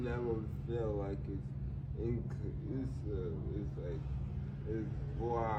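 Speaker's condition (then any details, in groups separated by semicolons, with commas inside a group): Cerebral palsy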